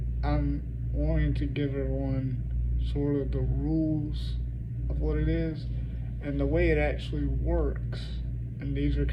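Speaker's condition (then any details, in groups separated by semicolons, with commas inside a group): Cerebral palsy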